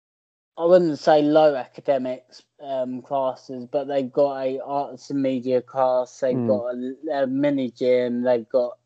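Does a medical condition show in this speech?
Yes: cerebral palsy.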